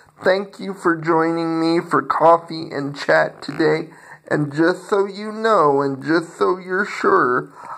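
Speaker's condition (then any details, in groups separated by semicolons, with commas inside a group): Cerebral palsy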